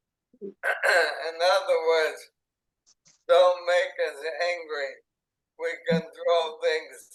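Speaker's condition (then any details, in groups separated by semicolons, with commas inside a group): ALS; onset in hands and arms, tracheostomy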